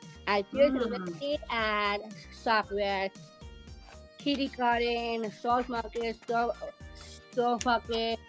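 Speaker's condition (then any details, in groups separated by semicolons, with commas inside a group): Down syndrome; present from birth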